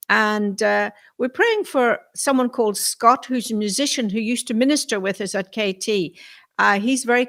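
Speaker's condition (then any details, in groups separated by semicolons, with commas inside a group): No condition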